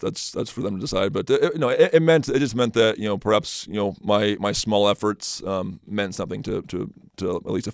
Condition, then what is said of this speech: Stuttering. I feel like I'm not very good off the cuff. I can't just, you know, speak, and that's when I start to, you know, stutter and trip over my own words and things like that